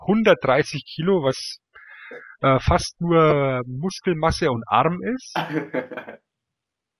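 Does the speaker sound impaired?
No.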